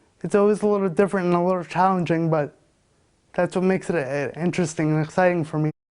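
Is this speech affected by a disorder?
Yes: cerebral palsy quadriplegia; all four limbs affected, premature birth, non-progressive, spasticity, wheelchair, childhood leg surgery; 27 years since diagnosis at birth, therapy from 3 months.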